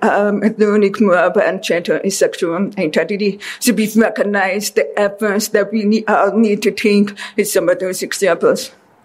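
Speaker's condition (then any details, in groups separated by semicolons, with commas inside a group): Deafness; speech therapy with Mindy Kobomis most of life, learning to talk, hear, pronounce words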